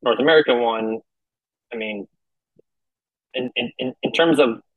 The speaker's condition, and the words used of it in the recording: Stuttering. I've had a stutter since I was 6 years old.